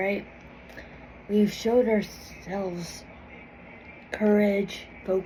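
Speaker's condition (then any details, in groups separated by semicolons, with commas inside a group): Cerebral palsy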